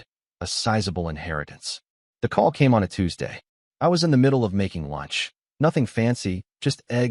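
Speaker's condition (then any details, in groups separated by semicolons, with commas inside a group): No condition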